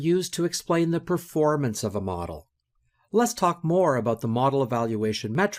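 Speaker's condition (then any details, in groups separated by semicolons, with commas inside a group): No condition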